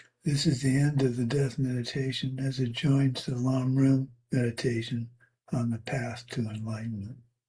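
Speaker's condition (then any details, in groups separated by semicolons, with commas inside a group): Parkinson's; tremor varies day to day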